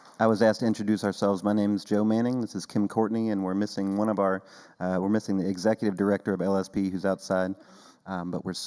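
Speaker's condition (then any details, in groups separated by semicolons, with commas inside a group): No condition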